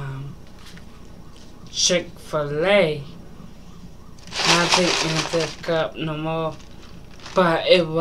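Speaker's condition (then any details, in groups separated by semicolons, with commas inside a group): Mild cerebral palsy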